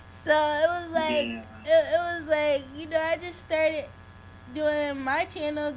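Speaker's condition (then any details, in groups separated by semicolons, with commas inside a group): Cerebral palsy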